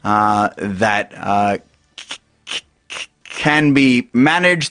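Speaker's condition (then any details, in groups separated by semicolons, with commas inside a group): Stutter; stutter since childhood; still stutters, including on own name; speech not always fluent; blocks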